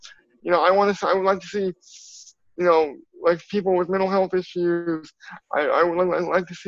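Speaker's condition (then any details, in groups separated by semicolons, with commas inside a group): Cerebral palsy; from birth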